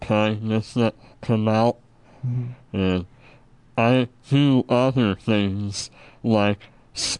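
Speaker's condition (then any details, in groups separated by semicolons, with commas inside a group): Treacher Collins syndrome; congenital genetic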